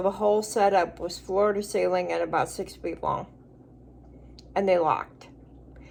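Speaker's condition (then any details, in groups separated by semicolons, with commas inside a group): Cerebral palsy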